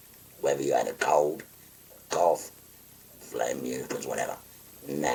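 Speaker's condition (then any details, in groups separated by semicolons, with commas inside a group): Laryngectomy; total laryngectomy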